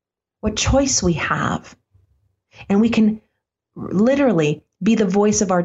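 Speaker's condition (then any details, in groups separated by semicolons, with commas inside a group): No condition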